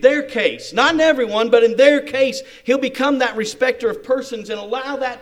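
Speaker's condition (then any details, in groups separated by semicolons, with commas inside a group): No condition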